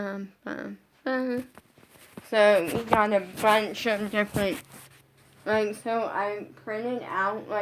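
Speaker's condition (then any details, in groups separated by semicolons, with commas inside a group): Brain injury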